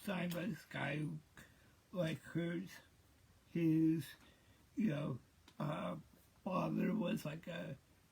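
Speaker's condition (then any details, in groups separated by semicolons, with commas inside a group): Cerebral palsy; present since birth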